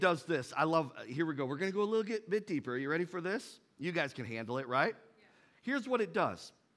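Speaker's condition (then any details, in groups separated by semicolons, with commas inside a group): No condition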